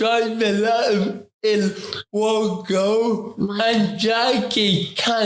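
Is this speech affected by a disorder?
Yes: ataxic cerebral palsy; ataxic form, affects coordination, movement, posture, balance; affects talking.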